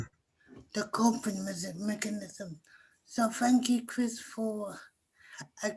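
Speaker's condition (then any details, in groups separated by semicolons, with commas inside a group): Cerebral palsy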